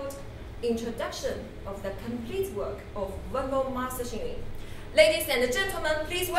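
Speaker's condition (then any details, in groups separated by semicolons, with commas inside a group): No condition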